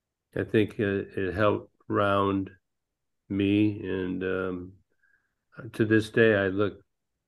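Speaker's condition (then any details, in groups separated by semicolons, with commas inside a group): Parkinson's disease; ping pong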